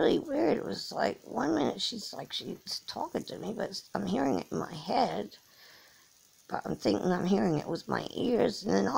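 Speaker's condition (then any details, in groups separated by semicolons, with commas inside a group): Cerebral palsy; from birth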